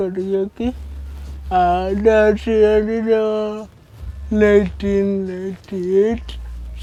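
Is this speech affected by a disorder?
Yes: cerebral palsy.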